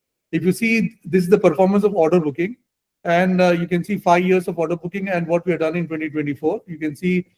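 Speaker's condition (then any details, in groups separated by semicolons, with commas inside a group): No condition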